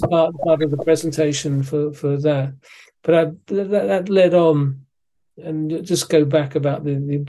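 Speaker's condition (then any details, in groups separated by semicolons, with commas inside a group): Parkinson's disease; physiotherapy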